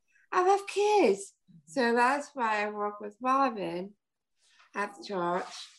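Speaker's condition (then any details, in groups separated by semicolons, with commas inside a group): Down syndrome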